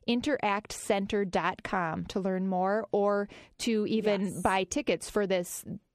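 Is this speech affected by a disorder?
No.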